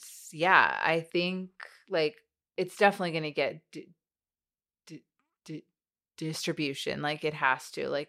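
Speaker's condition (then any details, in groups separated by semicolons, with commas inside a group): Stuttering; stutter present in school years, more pronounced than acknowledged then; stays relaxed and even keeled to reduce stuttering risk; stuttering more likely when not relaxed; repeated sounds, blocks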